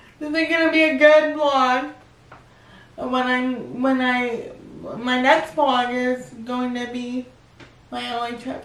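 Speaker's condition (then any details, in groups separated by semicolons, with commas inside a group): Cerebral palsy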